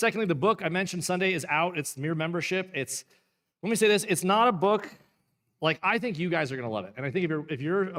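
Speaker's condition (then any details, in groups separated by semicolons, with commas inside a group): No condition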